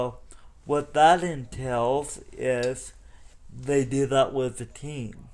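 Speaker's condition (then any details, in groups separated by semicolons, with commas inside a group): Cerebral palsy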